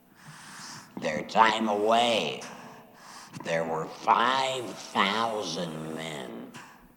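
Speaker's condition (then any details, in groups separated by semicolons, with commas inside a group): Laryngectomy after throat cancer; recurred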